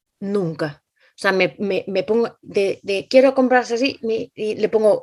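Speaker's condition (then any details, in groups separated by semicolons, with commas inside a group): Aphasia after stroke; cannot speak well, compares self to tourist at home, cannot write, reading affected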